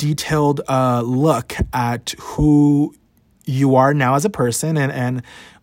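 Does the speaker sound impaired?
Yes: stutter; adult stutter, noticed at work and by ex-fiance; here repeated sounds.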